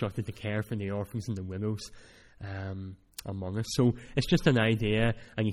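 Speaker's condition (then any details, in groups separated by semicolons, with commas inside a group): Cleft palate; speech not that clear at times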